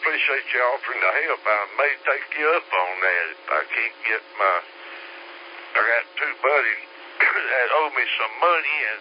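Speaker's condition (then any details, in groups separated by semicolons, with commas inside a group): Slurred speech; stroke 3 years ago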